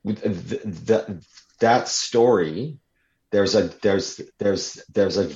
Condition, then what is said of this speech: Stuttering. So because I think I can feel them, and how they operate and how they come to fruition all throughout my body.